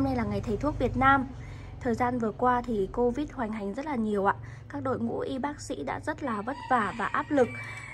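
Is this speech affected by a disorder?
No.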